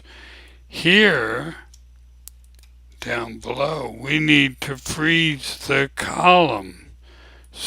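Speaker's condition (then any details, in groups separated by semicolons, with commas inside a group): ALS; abnormally slow voice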